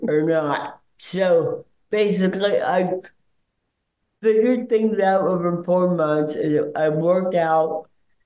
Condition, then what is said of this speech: Cerebral palsy. I had just gotten used to his speech impediment, which he calls his accent.